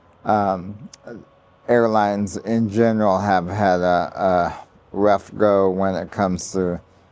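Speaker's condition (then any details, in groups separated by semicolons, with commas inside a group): ALS; voice declining fast, certain sounds harder daily, voice banked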